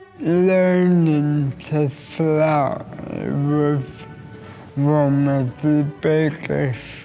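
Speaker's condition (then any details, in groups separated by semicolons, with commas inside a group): Cerebral palsy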